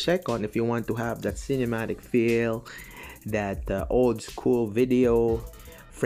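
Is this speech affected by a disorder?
No.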